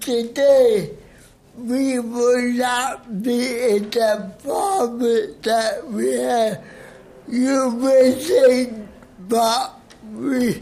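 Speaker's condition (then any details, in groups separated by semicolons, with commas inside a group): Cerebral palsy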